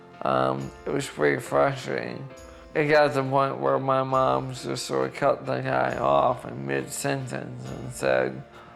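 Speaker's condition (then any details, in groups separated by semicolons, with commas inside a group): ALS; onset with upper body and upper chest spasms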